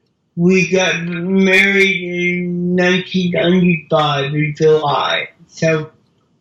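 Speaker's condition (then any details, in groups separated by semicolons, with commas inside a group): Cerebral palsy; mild speech impediment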